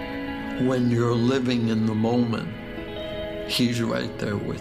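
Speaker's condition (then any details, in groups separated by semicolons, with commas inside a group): ALS, speech-generating device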